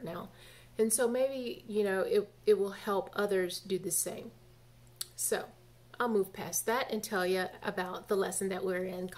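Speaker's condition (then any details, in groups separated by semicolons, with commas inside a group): No condition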